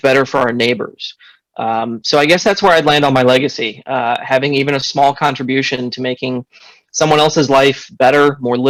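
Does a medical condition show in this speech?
No.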